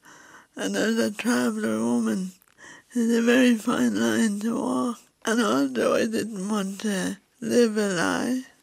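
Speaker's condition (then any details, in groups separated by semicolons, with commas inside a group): Cerebral palsy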